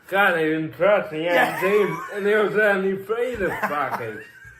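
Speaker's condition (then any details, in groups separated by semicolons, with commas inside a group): Cerebral palsy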